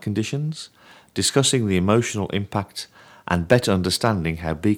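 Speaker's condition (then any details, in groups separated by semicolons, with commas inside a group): No condition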